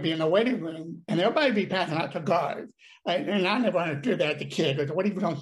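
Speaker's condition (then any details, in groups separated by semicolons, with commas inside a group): Deafness; mocked in childhood for talking funny and too loud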